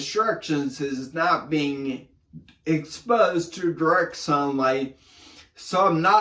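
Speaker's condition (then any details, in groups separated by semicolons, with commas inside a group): Brain injury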